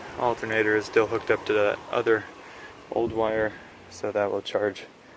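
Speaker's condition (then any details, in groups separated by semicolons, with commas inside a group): No condition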